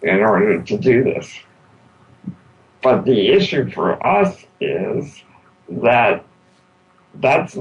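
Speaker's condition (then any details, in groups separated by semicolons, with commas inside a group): Spinal muscular atrophy; complete quadriplegia from spinal muscular atrophy, identified at seven months, not expected to live long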